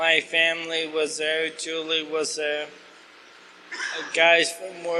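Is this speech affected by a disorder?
Yes: ALS.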